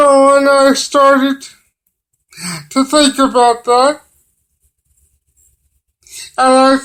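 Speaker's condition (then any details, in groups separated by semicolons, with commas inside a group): Cerebral palsy; limited use of the hands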